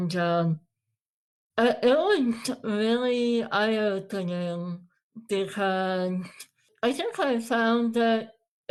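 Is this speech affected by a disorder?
Yes: Moebius syndrome.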